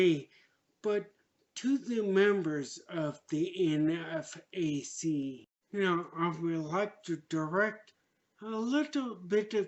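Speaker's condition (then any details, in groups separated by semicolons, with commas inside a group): Traumatic brain injury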